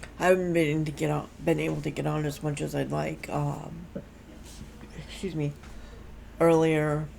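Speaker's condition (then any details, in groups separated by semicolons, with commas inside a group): Cerebral palsy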